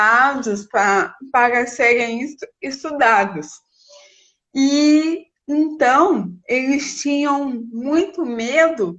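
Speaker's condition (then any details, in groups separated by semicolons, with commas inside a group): Cerebral palsy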